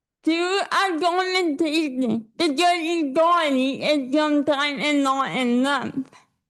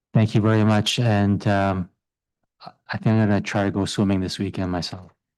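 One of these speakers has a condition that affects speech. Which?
The first: cerebral palsy; affects hands and legs; lifelong therapy; speech affected.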